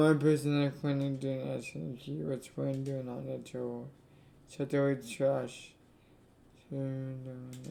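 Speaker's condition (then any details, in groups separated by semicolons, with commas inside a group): Cerebral palsy; affects legs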